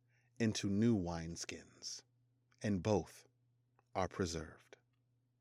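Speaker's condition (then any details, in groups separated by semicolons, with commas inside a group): No condition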